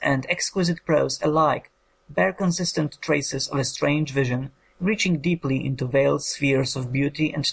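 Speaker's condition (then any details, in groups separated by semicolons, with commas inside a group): No condition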